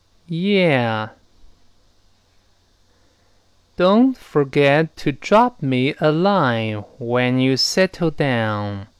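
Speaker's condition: No condition

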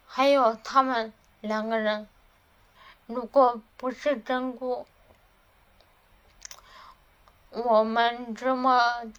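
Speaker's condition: Cerebellar atrophy, hereditary; mother

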